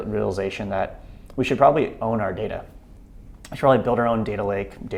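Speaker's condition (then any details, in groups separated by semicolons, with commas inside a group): No condition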